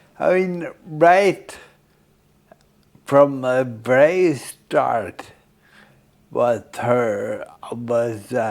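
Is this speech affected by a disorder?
Yes: Friedreich's ataxia.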